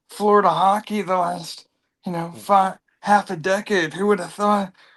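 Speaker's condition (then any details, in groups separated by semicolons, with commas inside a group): Cerebral palsy; from birth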